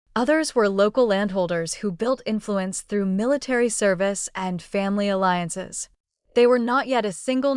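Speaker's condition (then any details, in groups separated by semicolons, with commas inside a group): No condition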